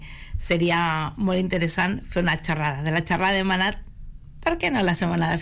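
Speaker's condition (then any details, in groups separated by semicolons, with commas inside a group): No condition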